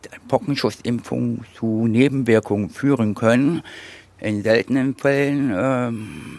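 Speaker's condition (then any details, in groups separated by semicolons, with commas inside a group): Deafness; speaks unusually clearly for a deaf person, learned tones through body and hands from opera-singer father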